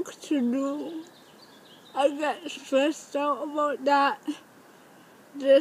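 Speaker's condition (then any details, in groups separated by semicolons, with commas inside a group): Cerebral palsy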